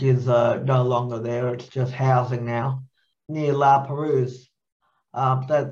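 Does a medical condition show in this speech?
Yes: cerebral palsy, mild.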